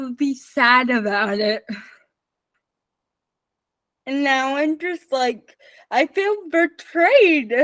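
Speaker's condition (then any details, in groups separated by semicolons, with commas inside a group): Spastic cerebral palsy, mixed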